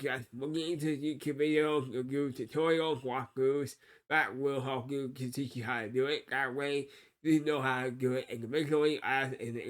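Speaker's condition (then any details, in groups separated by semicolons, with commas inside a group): Cerebral palsy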